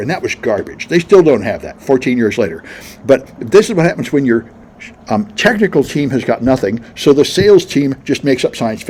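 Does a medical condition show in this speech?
No.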